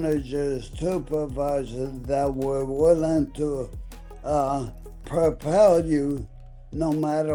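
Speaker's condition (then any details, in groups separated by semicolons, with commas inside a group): ALS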